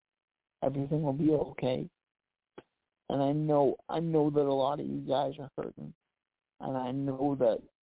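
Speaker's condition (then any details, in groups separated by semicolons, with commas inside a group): Cerebral palsy; past challenges speaking up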